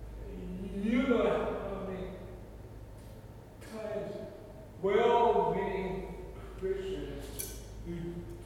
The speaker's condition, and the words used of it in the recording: Cerebral palsy. Sitting above the phone and me stuttering, and the Lord has healed my stuttering a lot since then.